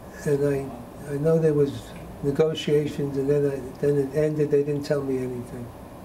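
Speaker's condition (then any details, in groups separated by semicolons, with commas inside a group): Dementia, moderate; intermediate stage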